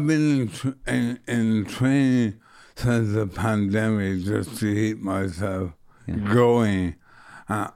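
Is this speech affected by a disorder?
Yes: motor neuron disease; bulbar motor neuron disease, affecting throat and neck, about a year since onset, may later affect hands and legs; on medication, still mobile, legs unaffected, every meal a struggle; losing voice, ragged voice, sometimes hard to understand, speaking takes effort, hears own voice differently, swallowing affected.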